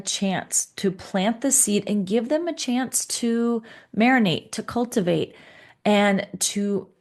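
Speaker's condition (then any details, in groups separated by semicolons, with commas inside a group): No condition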